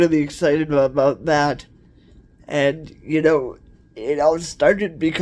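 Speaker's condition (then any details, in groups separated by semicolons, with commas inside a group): Cerebral palsy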